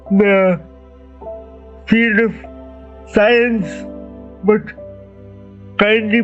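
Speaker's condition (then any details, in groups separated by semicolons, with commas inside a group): Cerebral palsy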